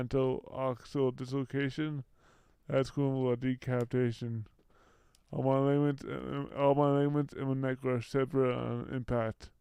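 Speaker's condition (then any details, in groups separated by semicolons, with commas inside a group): Brain injury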